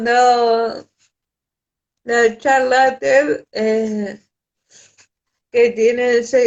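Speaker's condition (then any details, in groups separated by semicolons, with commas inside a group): Cerebral palsy; respiratory arrest at birth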